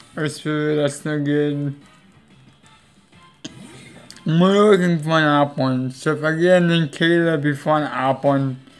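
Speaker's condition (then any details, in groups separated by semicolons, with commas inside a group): Cerebral palsy; affects legs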